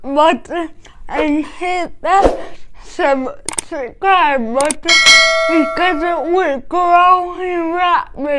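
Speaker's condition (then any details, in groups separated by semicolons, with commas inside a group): Cerebral palsy; caused by lack of oxygen at birth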